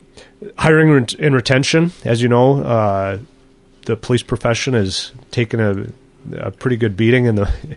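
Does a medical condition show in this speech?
No.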